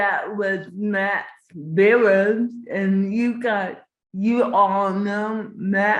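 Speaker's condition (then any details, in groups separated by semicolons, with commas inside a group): Cerebral palsy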